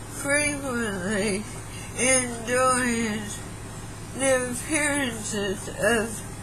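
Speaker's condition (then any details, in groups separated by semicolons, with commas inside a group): Throat cancer radiation damage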